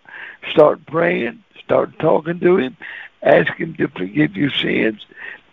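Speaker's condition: Cerebral palsy; staggers when walking

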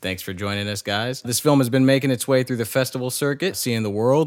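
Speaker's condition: No condition

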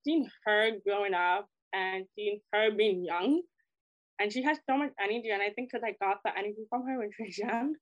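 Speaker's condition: Deafness, acquired at age 4

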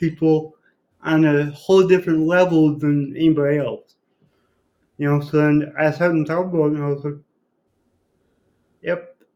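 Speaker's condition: Cerebral palsy; born without pulse or breathing and revived

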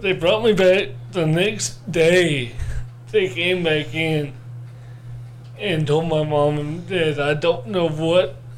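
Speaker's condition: Cerebral palsy; born not breathing

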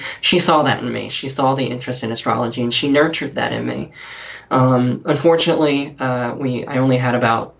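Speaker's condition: Cleft lip and palate; different, more nasal-sounding voice due to cleft, talks differently

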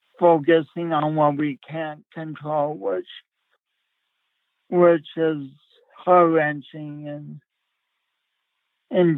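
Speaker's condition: Speech impediment; since childhood

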